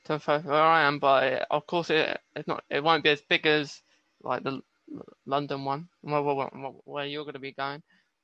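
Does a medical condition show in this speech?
Yes: stutter; mild, intermittent; sometimes cannot get words out, stutters a little, may seem nervous, words eventually come, substitutes similar words; here repeated sounds, repeated words.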